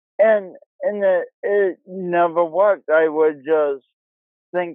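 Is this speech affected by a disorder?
Yes: cerebral palsy; affects speech and body coordination; practices yoga, started at Sioux Falls YMCA; pronounced speech impediment, imperfect voice with speech impediment quality.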